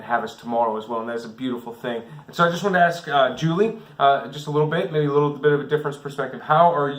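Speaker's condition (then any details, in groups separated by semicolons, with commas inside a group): No condition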